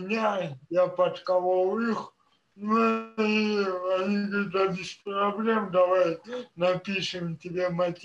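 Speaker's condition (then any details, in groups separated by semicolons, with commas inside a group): Cerebral palsy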